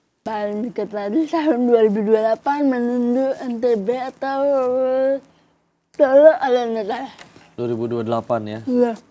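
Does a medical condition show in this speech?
Yes: cerebral palsy; affects muscle movement and coordination, nerve abnormality, since childhood; about 25 years old; early childhood writing only, speech therapy, not fluent.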